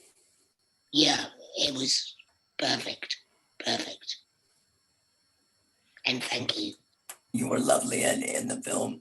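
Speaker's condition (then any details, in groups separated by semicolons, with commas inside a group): Laryngectomy; voice box surgically removed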